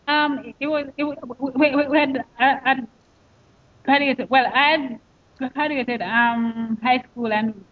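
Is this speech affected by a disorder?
Yes: stuttering; stuttering since childhood, familial, father Thomas and an aunt stutter, only one of father's seven children affected; stutters on own first name, uses substitute name, stutters more when upset, feels panic when stuttering; here repeated sounds.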